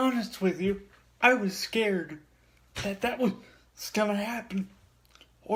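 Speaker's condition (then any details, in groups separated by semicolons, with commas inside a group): Cerebral palsy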